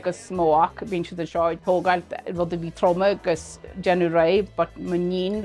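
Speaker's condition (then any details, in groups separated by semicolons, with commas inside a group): No condition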